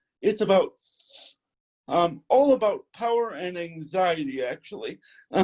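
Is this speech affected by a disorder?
Yes: cerebral palsy.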